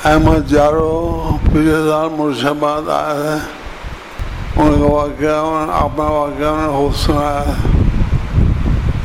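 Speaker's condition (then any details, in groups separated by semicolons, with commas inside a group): Difficulty speaking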